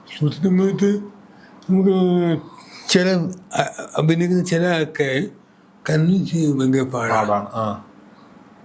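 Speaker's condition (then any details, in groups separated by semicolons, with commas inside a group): Cerebral palsy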